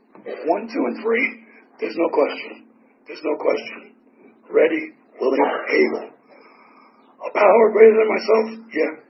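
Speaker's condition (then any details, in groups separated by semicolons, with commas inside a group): Tracheotomy; 8 surgeries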